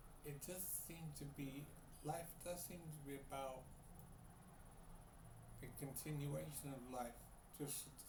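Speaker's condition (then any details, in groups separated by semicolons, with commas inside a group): Brain injury; memory loss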